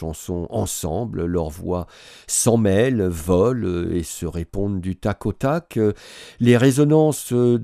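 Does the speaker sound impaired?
No.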